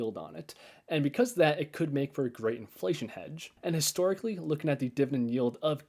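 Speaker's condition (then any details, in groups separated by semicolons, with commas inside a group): No condition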